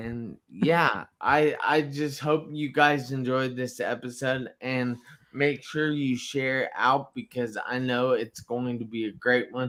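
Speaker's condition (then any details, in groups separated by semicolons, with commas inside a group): Traumatic brain injury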